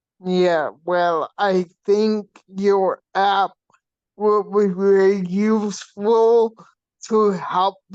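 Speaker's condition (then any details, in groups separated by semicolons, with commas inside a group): Brain shunt failure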